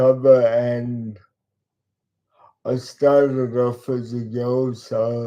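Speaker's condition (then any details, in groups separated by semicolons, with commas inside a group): Cerebral palsy; talks slowly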